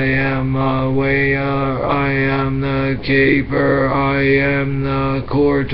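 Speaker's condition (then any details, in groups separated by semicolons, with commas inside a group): Traumatic brain injury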